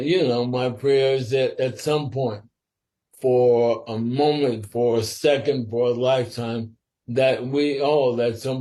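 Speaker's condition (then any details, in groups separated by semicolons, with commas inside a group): Sporadic ALS; must speak slower and carefully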